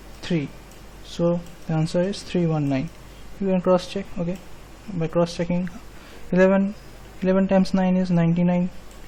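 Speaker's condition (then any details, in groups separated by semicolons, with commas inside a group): No condition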